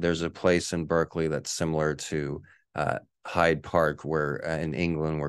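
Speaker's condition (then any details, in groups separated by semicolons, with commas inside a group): No condition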